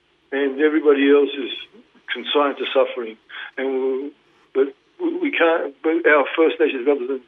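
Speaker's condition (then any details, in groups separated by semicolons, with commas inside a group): Parkinson's; led to retirement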